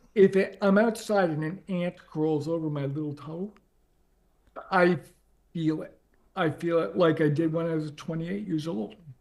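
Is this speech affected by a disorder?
Yes: ALS; progressive, onset leg.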